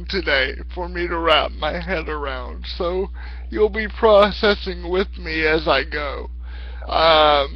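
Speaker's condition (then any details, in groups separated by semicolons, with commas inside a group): Cerebral palsy; speaks slower at times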